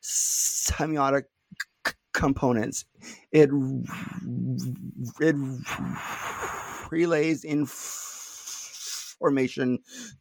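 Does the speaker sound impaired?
Yes: stuttering; little stuttering during this recording; not stuttering much at time of recording; here repeated words, blocks.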